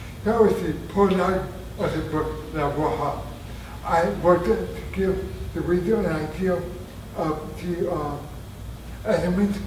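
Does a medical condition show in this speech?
Yes: traumatic brain injury; near-fatal injury.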